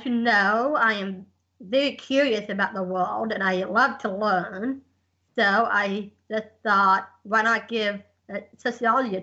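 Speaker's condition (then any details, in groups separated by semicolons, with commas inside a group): Down syndrome; congenital, significant congenital heart condition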